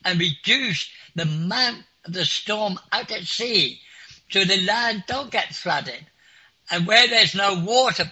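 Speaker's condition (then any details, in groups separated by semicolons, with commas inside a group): Clinically deaf; clinically deaf since school age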